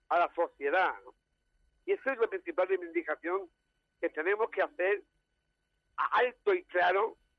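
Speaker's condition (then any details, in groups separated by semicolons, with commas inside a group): Down syndrome; genetic, extra chromosome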